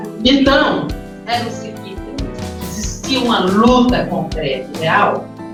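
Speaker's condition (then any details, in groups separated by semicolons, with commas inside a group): No condition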